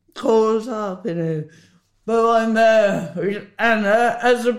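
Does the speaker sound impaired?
Yes: Huntington's disease; inherited from father, carries mutation, learned father's diagnosis at 39, mood symptoms before medication, initially misdiagnosed; treated by Ed Wild at Bloomsbury clinic, past tominersen gene silencing trial.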